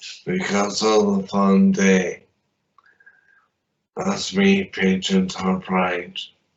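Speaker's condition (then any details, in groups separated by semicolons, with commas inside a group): Traumatic brain injury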